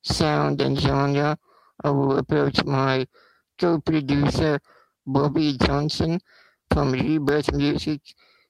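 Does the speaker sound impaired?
Yes: spinal muscular atrophy; takes much longer to take effect.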